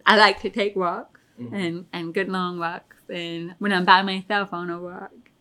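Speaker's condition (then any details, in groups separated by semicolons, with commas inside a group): Deafness; pretty bad tinnitus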